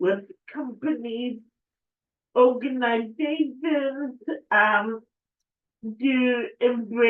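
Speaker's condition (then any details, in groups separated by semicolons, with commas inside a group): Cerebral palsy; affects speech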